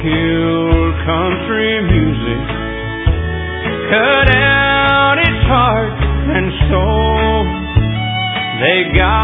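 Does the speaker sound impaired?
No.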